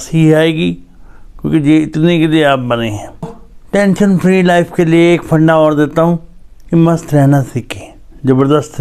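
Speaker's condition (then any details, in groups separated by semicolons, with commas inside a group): Cerebral palsy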